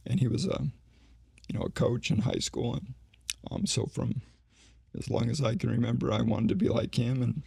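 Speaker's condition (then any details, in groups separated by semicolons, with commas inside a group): ALS; slowly progressing form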